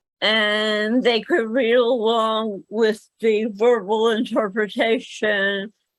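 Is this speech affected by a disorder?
Yes: cerebral palsy; speaks better than types.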